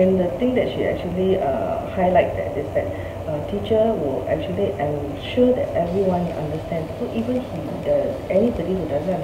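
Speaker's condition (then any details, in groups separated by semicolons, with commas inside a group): No condition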